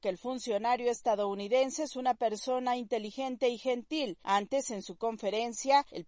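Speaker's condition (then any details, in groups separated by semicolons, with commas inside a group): No condition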